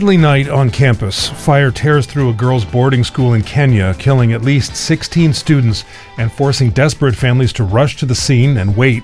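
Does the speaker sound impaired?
No.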